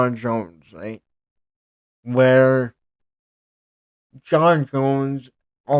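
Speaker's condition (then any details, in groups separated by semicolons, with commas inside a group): Cerebral palsy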